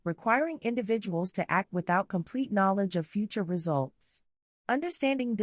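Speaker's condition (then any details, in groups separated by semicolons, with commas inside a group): No condition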